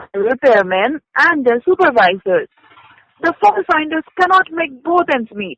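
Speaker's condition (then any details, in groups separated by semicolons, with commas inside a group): No condition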